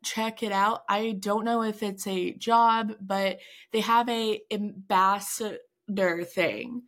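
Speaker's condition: Stuttering; fear of speaking in front of groups, school accommodations for presenting projects, found national stuttering association; some days stutters much more than usual, takes longer to get words out, talks may run over; repeated sounds, prolonged sounds

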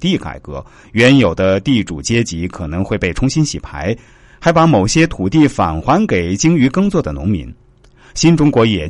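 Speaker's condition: No condition

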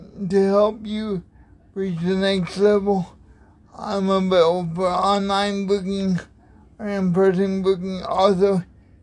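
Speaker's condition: Cerebral palsy

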